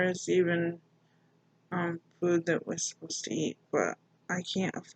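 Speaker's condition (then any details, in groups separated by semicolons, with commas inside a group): Mild cerebral palsy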